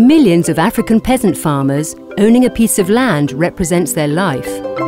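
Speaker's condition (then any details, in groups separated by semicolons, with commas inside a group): No condition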